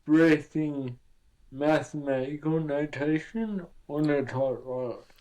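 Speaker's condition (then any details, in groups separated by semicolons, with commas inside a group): Cerebral palsy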